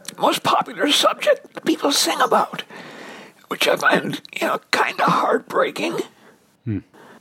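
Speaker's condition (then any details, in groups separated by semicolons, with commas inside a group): Dysphonia; onset during recording project, lost singing voice, steroid dose allowed finishing last 28 songs; voice raspier, sometimes squeakier, strained; raspy, lost ability to sing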